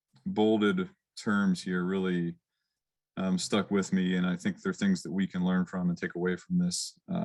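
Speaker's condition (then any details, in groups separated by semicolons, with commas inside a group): No condition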